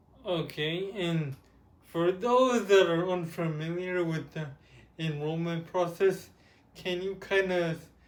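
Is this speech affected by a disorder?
Yes: cerebral palsy; with developmental delay.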